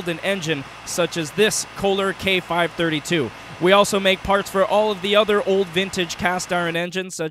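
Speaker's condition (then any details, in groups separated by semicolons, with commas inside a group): No condition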